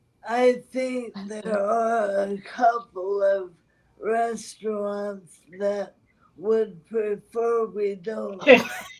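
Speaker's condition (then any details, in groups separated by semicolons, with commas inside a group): ALS; voice strains with talking, needs voice rest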